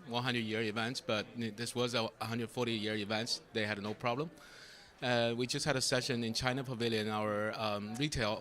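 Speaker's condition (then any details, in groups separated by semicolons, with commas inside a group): No condition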